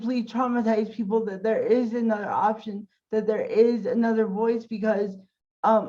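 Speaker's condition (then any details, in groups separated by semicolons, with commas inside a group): Cerebral palsy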